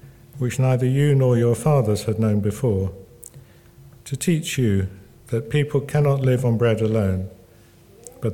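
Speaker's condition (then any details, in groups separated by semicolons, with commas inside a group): Parkinson's; Parkinson's exercise programmes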